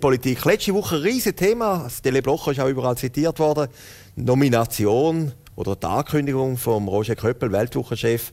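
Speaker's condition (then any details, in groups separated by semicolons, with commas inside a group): No condition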